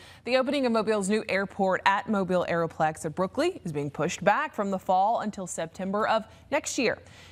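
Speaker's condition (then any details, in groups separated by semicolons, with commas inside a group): No condition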